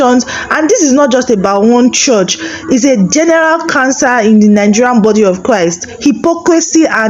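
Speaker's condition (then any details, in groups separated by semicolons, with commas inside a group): No condition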